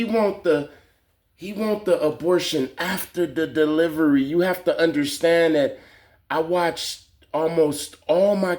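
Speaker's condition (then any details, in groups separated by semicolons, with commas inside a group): No condition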